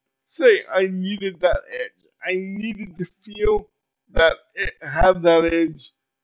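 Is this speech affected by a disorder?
Yes: cerebral palsy; uses power wheelchair.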